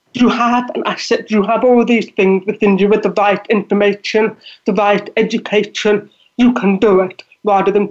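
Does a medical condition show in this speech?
Yes: deafness; relies on lip reading; deafness audible in voice.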